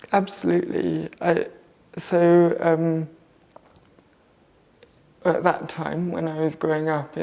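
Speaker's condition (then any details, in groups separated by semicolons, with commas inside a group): Cerebral palsy; left-sided muscle tension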